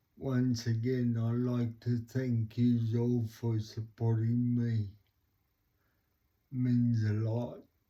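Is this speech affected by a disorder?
Yes: cerebral palsy; from birth, oxygen loss at delivery; talks slowly.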